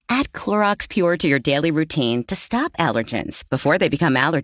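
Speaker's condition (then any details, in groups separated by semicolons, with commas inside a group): No condition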